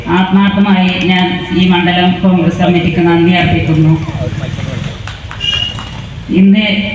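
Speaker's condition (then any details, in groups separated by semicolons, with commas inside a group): No condition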